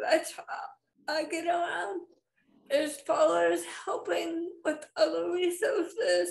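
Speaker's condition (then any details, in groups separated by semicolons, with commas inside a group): Spastic cerebral palsy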